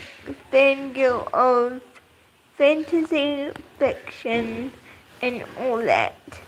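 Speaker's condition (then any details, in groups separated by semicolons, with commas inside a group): Cerebral palsy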